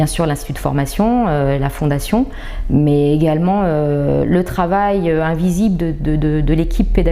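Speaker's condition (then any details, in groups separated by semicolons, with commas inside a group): No condition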